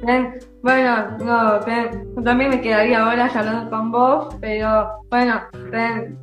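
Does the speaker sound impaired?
Yes: Down syndrome; from birth.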